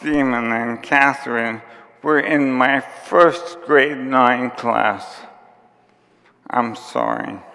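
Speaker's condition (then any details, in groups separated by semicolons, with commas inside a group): ALS; onset with tiredness and clumsiness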